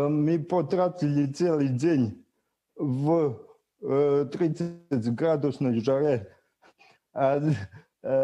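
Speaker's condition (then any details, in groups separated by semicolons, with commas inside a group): Cerebral palsy; initially unintelligible speech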